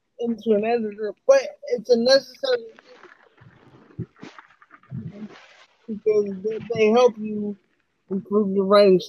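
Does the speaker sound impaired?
Yes: cerebral palsy; lifelong wheelchair use, types with one right index finger; speech too slow to keep pace with thoughts.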